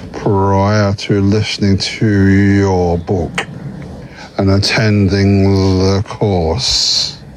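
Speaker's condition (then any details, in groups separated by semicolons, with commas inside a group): Stutter; lifelong stutter, communication challenging throughout life; recent Maguire course in Melbourne to work on speech, going to Toastmasters public speaking meeting; fear of stuttering once stopped reaching out, described as beautiful powerful voice; prolonged sounds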